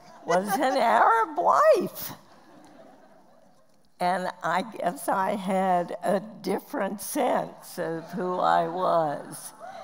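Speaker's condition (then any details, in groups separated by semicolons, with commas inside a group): Spasmodic dysphonia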